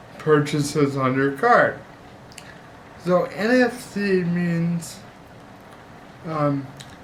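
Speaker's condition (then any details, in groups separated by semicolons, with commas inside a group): Cerebral palsy; reliable voice, uses voice control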